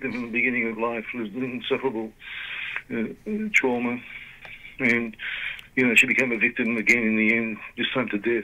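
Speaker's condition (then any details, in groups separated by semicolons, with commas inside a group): Parkinson's disease; diagnosed 2019, led to retirement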